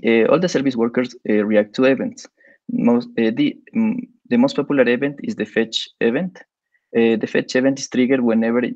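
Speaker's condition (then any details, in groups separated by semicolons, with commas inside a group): No condition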